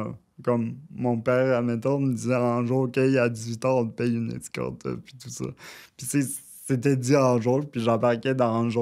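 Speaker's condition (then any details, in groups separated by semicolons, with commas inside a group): Cerebral palsy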